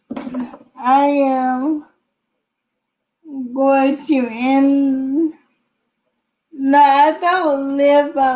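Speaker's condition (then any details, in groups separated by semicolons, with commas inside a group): Cerebral palsy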